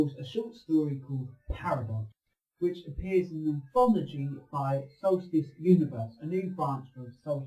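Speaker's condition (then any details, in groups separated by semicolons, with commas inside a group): No condition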